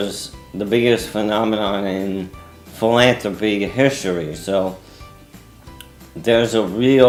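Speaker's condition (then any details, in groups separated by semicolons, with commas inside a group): ALS; arms too weak to use, young-adult onset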